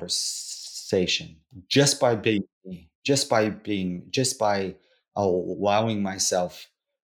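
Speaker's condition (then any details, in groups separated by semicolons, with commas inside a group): Stuttering; stuttering since childhood; stutters throughout interview; allows stuttering rather than trying to be fluent; repeated sounds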